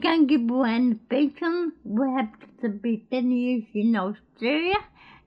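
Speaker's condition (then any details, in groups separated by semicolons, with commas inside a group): Cerebral palsy; born in Greece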